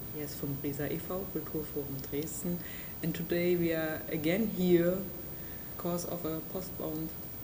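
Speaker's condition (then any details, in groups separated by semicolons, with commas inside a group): No condition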